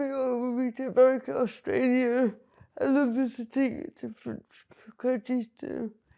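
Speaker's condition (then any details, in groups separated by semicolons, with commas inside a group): Cerebral palsy; speech not always understood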